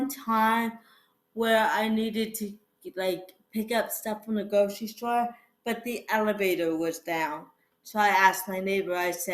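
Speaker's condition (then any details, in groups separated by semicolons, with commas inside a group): Cerebral palsy; fall risk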